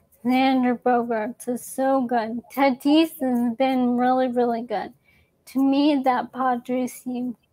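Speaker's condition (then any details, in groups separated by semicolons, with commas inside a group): ALS; young onset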